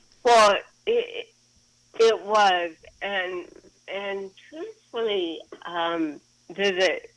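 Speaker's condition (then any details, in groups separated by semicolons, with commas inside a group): Cerebral palsy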